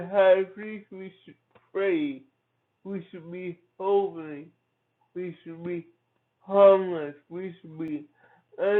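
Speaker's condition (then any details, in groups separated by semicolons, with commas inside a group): Cerebral palsy; from birth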